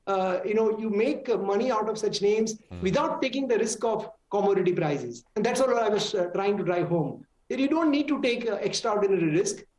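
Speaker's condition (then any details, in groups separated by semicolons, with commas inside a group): No condition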